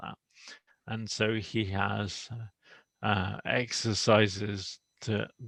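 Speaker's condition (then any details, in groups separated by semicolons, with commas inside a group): Motor neuron disease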